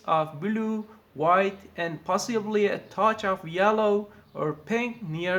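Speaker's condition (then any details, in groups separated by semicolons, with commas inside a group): No condition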